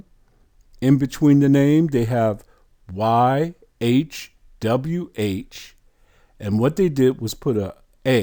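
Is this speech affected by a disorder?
No.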